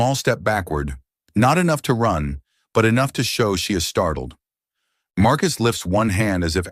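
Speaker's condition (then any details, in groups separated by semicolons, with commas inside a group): No condition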